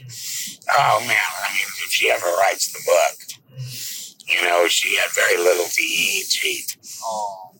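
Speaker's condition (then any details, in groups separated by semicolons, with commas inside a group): Laryngectomy; rattles esophagus like vocal cords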